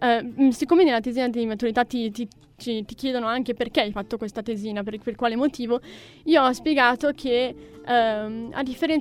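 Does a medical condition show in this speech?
Yes: deafness with cochlear implant; deaf from birth in right ear, congenital cytomegalovirus, 2-hour surgery in 2006, 15-stitch scar left head; wears cochlear implant since 2006, external part similar to hearing aid; documented as deaf-mute but speaks plenty.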